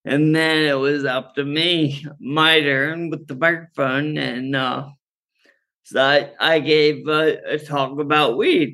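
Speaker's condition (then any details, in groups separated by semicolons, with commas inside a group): Friedreich's ataxia; genetic neurodegenerative movement disorder; cannabis for symptoms, neuropathic pain, muscle relaxing, sleep, ataxia worse when not well rested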